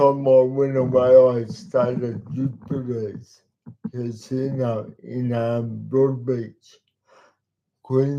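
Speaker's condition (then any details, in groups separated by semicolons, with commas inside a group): Cerebral palsy; talks slowly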